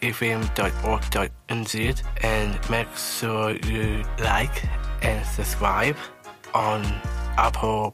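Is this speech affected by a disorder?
Yes: Down syndrome; age 21.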